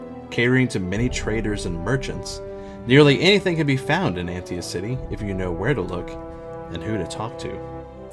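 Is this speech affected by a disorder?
No.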